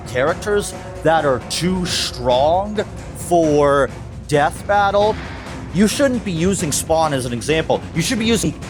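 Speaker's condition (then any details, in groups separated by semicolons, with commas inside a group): No condition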